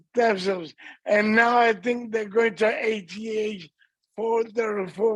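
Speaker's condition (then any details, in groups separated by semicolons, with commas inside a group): Multiple system atrophy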